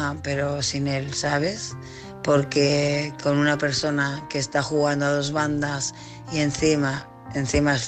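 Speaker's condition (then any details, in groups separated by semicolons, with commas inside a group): No condition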